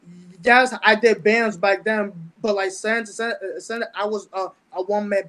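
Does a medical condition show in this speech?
Yes: stutter; mild speech impediment since about age 10, autism spectrum, born with intellectual learning disability, hears things oddly; long feared certain words coming out when talking on stage; here repeated sounds.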